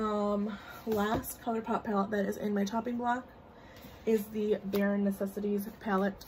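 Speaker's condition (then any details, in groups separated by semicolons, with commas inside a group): No condition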